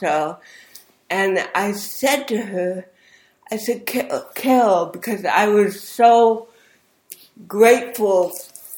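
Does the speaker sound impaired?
Yes: cerebral palsy; hearing impaired, CP preschool in Long Beach from 18 months, childhood physical, occupational, speech therapy; very slurred speech as a child from cerebral palsy plus hearing impairment.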